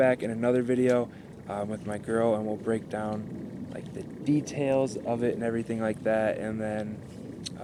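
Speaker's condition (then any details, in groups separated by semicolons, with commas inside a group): No condition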